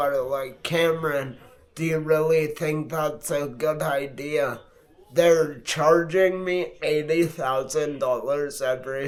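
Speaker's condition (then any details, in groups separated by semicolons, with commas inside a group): Multiple sclerosis; affects hands and left arm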